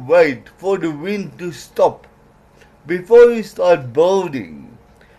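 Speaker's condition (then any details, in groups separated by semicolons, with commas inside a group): Cerebral palsy; worse when mouth tires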